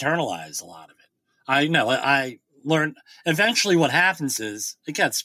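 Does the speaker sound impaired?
Yes: bilateral cleft lip and palate; bilateral cleft lip and cleft palate from birth; unintelligible in childhood, about nine years of speech therapy.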